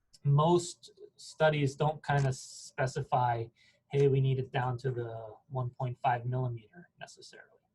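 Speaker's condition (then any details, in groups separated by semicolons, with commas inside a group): No condition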